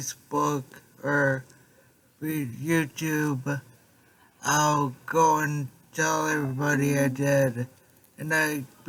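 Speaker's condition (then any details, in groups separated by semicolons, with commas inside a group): Traumatic brain injury; car accident; was in coma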